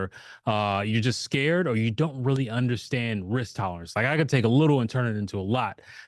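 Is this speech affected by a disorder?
No.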